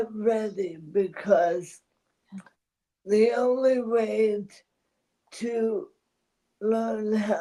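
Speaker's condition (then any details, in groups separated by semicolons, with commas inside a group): ALS; voice strains with talking, needs voice rest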